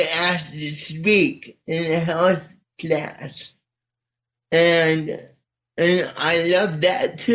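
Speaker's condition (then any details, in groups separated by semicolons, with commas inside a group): Cerebral palsy; spastic type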